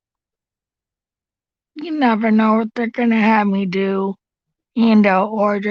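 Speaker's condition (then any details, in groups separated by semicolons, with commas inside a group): Cerebral palsy; since birth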